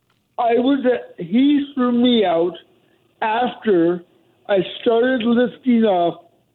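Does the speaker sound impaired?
Yes: cerebral palsy; able to walk and run until a couple of years ago, mobility declined since; speech impediment, voice more heightened when tense or nervous, may be heard as aggressive.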